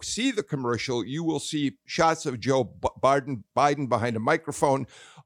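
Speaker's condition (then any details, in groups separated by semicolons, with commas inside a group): No condition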